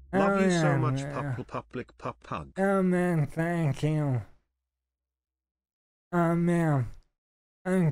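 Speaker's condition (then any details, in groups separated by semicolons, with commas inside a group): ALS; stem cell treatment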